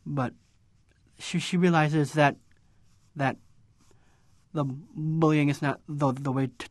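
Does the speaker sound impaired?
Yes: Down syndrome; cognitive disability.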